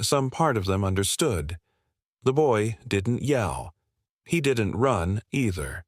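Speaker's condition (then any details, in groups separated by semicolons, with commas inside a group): No condition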